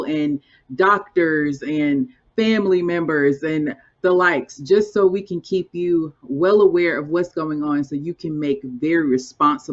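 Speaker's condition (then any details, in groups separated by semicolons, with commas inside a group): No condition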